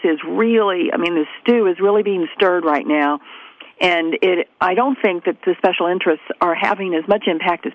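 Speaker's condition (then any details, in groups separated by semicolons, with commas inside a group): No condition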